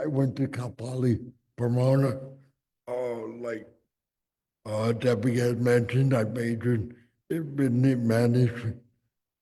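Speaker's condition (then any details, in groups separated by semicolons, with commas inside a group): Cerebral palsy; from birth, physical and occupational therapy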